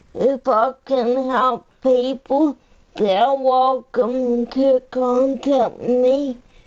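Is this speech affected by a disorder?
Yes: cerebral palsy; powerchair user.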